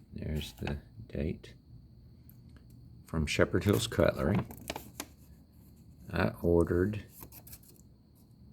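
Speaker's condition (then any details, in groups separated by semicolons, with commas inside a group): No condition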